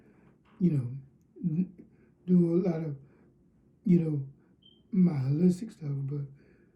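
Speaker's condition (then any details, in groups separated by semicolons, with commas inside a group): Cerebral palsy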